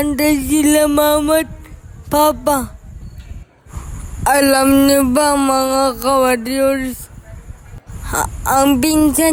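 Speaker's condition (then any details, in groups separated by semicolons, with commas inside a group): Cerebral palsy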